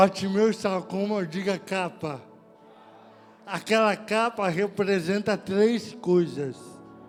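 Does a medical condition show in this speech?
Yes: cerebral palsy.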